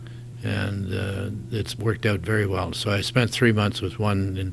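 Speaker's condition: Parkinson's disease; suspected about a year ago, confirmed after MRI nine months ago; on medication, Rock Steady Parkinson's boxing group

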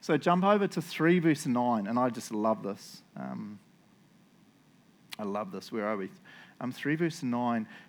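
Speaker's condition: No condition

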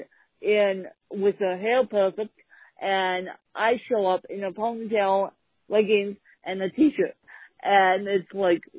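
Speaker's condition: Cerebral palsy; foot surgery

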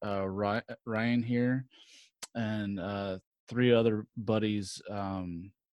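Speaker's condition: No condition

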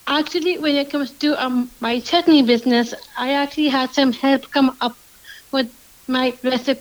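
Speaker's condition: Down syndrome

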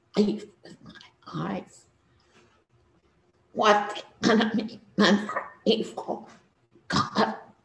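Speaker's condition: Spasmodic dysphonia; trouble speaking during talk

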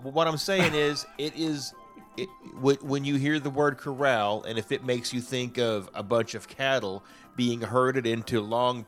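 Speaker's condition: No condition

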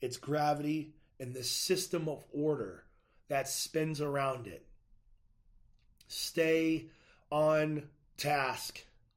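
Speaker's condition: No condition

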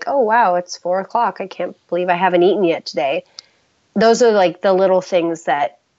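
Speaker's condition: No condition

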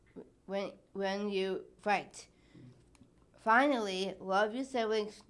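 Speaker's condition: Down syndrome; open heart surgery at four months

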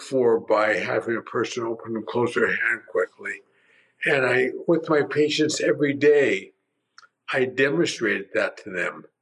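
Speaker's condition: Primary lateral sclerosis, mild; mild dysarthria, afternoon voice fatigue for 3-4 years, voice worsening, starting difficulty swallowing liquids

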